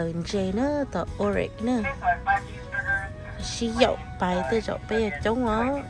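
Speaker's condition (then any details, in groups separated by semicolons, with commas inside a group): No condition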